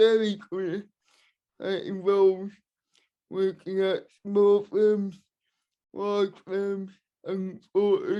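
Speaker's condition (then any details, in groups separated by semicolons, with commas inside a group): Cerebral palsy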